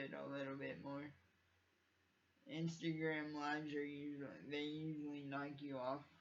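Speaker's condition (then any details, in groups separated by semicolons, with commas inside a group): Cerebral palsy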